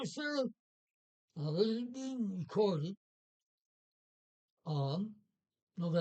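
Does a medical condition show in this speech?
Yes: Parkinson's.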